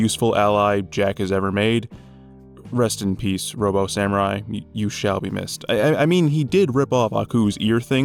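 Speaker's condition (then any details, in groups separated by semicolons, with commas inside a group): No condition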